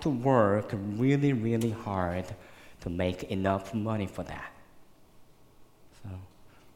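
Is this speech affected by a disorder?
Yes: cleft lip and palate; congenital, very severe, born in Korea.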